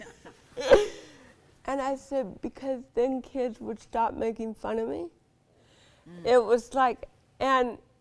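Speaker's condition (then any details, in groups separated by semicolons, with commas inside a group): Cerebral palsy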